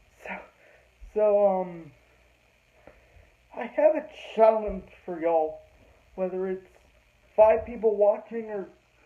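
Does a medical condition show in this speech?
Yes: cerebral palsy.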